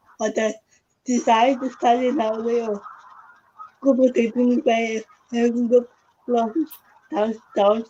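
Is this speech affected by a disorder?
Yes: cerebral palsy; present from birth; speech often hard to understand.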